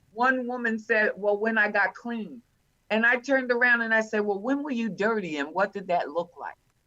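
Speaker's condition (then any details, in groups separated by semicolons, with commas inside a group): No condition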